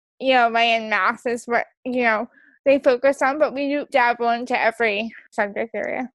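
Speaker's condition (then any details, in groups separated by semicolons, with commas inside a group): Cerebral palsy; onset before birth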